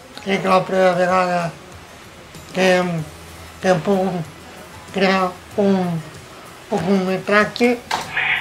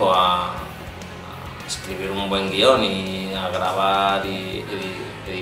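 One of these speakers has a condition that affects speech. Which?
The first: cerebral palsy.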